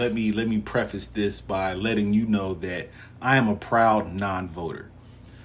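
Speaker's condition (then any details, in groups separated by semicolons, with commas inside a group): No condition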